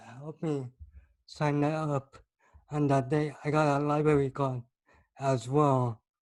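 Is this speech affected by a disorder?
Yes: cerebral palsy.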